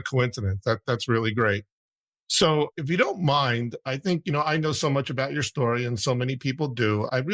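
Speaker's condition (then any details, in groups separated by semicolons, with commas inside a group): No condition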